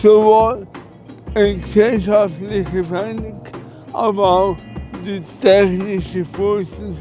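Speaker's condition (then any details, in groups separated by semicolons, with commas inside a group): Cerebral palsy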